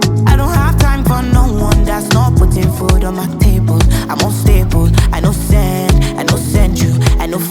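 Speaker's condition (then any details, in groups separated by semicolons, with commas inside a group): No condition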